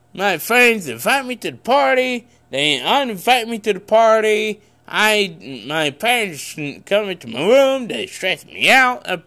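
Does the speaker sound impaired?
Yes: cerebral palsy; congenital cerebral palsy.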